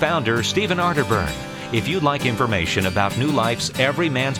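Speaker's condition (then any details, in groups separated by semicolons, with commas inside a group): No condition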